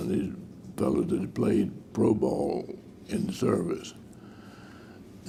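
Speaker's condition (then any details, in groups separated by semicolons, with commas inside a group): Parkinson's disease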